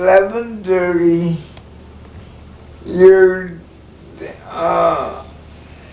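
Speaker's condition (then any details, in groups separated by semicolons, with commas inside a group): Cerebral palsy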